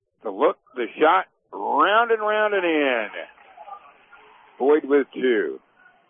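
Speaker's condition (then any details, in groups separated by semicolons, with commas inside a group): No condition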